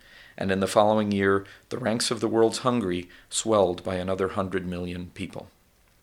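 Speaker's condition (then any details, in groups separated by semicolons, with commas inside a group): No condition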